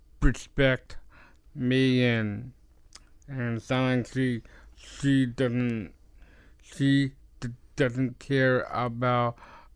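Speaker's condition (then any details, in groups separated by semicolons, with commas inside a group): Down syndrome; known before age three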